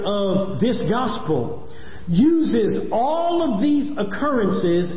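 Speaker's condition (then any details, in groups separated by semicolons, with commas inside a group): No condition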